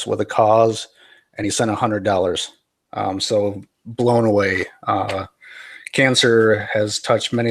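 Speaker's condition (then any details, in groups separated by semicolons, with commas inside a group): No condition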